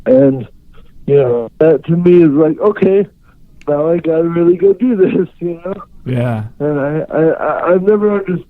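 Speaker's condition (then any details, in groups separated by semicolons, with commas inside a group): Cerebral palsy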